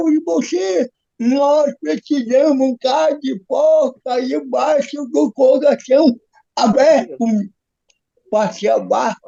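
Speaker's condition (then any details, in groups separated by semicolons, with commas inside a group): Cerebral palsy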